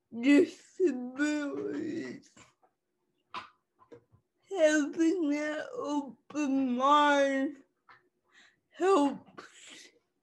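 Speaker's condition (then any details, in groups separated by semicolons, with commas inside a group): Cerebral palsy; cerebral palsy since childhood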